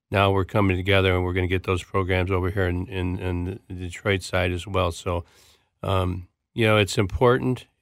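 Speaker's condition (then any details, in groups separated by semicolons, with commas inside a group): Parkinson's disease; speech tough, speech therapy with ahs before going on air, big and loud voice training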